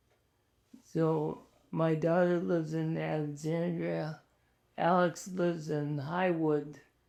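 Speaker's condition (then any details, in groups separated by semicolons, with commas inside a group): ALS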